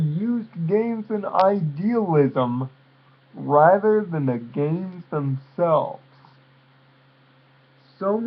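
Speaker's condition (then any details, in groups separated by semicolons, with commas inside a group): Cerebral palsy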